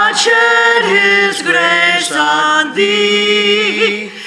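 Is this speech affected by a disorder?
No.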